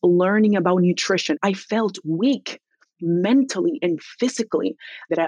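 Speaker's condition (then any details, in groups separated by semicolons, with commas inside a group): No condition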